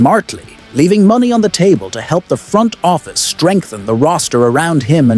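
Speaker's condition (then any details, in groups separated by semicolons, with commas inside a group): No condition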